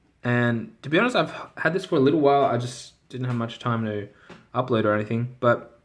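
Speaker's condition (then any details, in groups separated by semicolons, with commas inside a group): No condition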